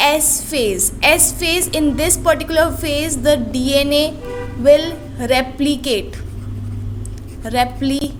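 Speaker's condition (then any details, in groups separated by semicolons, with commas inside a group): No condition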